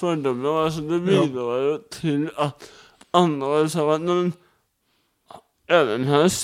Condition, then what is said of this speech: Cerebral palsy. Jeg tror det har mye med talevanskene mine, og også det jeg har spørsmål som gjør at jeg noen ganger selv føler at jeg kan se ganske dum ut.